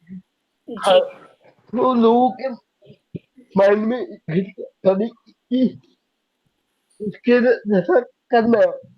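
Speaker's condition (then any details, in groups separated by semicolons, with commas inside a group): Cerebral palsy; could not speak as a child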